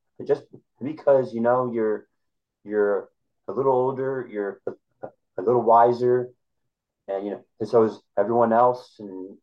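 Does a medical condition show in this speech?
Yes: stuttering; stutter since childhood, known to classmates at earlier school before 7th grade; adult, past college freshman year, working, constantly trying to improve stutter; uses small talk to avoid stuttering, talked little as child, discloses stutter, training others builds confidence; here repeated words, prolonged sounds.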